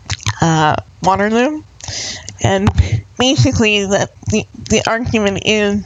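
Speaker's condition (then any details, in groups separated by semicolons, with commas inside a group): Cerebral palsy; uses wheelchair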